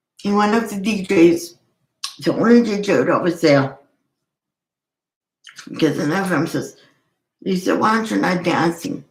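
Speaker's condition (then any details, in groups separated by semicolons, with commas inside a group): Cerebral palsy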